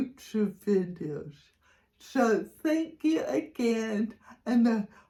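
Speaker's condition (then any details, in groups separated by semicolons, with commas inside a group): Cerebral palsy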